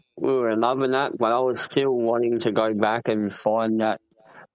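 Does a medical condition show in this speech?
Yes: cleft palate; congenital.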